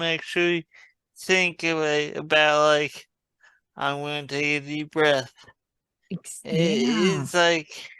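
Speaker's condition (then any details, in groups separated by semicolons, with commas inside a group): Traumatic brain injury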